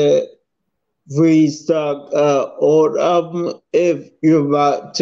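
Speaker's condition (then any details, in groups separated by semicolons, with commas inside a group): Multiple sclerosis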